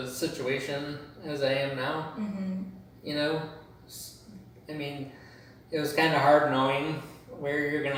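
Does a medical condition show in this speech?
Yes: cerebral palsy.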